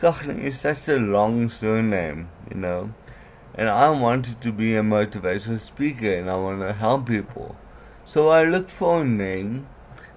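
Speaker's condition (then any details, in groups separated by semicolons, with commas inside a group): Cerebral palsy; breathing weakness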